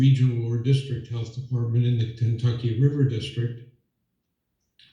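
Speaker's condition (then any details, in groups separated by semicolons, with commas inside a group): No condition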